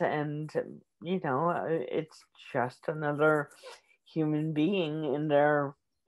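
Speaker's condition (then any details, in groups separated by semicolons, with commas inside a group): Cerebral palsy; form sparing cognition; early speech, speech therapy in elementary school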